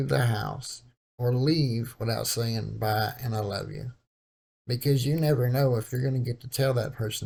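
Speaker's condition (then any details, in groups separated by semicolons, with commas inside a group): Cerebral palsy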